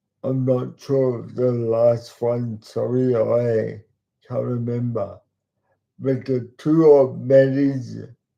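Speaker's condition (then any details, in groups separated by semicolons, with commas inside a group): Cerebral palsy; talks slowly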